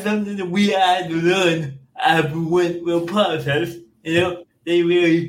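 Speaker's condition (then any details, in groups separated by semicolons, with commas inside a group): Cerebral palsy; school speaking device declined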